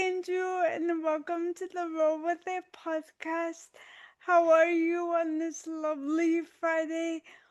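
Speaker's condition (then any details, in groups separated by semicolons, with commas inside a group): Dystonia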